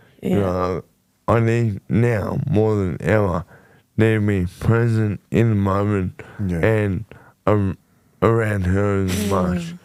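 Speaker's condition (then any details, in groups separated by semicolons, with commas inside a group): Motor neurone disease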